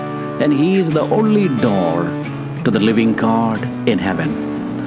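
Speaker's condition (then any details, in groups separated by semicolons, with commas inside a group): No condition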